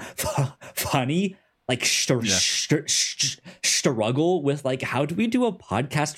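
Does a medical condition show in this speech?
Yes: stutter; speech impediment, self-attributed to brain moving faster than mouth; stutter varies, good and bad days, some days cannot speak, talks fast when excited, mistaken by listeners for a bit; here repeated sounds, prolonged sounds, blocks.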